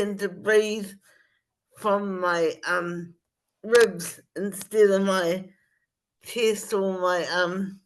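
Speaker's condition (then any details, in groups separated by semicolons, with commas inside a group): Spastic cerebral palsy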